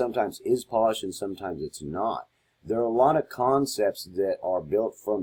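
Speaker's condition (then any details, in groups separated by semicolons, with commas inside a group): No condition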